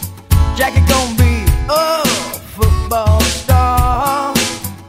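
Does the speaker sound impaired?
No.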